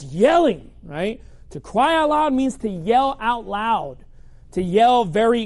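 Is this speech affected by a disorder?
No.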